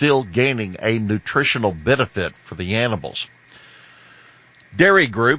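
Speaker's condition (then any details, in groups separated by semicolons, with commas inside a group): No condition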